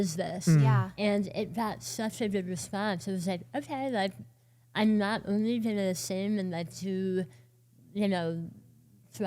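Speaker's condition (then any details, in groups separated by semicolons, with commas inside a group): Oral cancer, partial glossectomy; 7 years post surgery, recurrence, radiation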